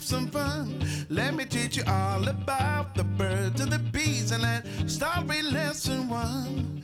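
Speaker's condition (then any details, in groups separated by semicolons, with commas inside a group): No condition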